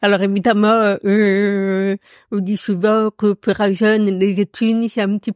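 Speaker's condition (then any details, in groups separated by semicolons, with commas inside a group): Profound congenital deafness; discovered at 9 months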